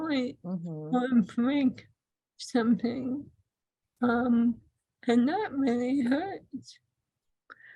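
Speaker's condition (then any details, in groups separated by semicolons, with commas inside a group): ALS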